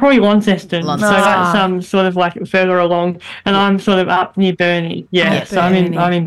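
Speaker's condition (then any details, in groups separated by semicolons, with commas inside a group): Bilateral cleft lip and palate; congenital, lifelong speech therapy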